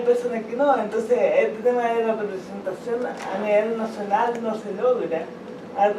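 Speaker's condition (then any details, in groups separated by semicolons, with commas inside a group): Cerebral palsy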